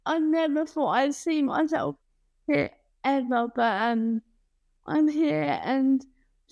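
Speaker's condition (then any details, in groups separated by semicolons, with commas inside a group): Cerebral palsy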